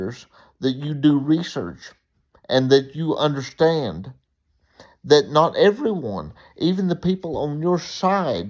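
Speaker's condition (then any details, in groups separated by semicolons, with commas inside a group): Cerebral palsy; from birth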